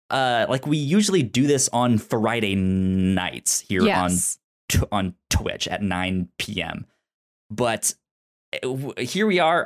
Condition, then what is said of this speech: Stuttering. I like talking about this stuff, but I also stutter.